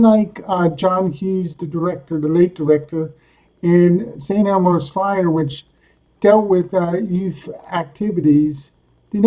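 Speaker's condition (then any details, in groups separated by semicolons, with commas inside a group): Cerebral palsy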